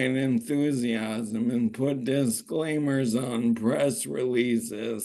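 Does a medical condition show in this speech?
Yes: ALS; normal a year ago, no longer.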